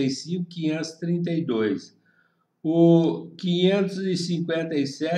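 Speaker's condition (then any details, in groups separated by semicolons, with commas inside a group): No condition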